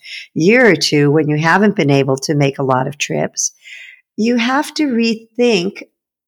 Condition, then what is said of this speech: No condition.